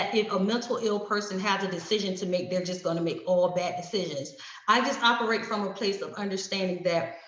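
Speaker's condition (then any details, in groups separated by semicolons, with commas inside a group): No condition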